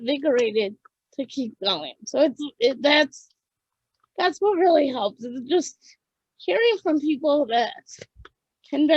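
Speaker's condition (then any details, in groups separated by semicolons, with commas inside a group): Cerebral palsy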